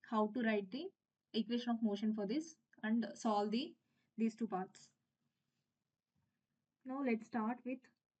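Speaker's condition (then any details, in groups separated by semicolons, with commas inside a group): No condition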